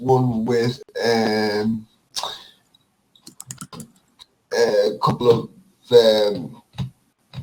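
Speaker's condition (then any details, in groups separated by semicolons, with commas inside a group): Cerebral palsy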